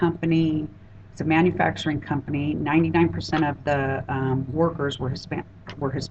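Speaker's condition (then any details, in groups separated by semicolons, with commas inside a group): No condition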